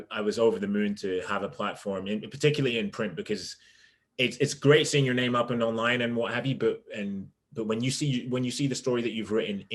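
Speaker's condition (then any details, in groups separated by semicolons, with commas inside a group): No condition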